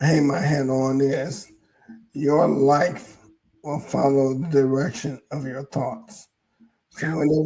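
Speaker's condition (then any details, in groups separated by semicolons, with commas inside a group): ALS; hoarse voice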